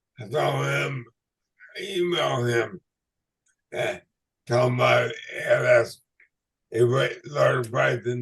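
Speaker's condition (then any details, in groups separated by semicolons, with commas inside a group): ALS/MND; throat locks up blocking breathing, speech too poor for phone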